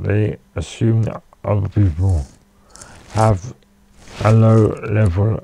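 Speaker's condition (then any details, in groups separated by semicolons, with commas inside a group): Cerebral palsy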